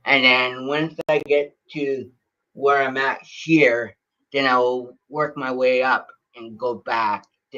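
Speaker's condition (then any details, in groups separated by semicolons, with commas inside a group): Cerebral palsy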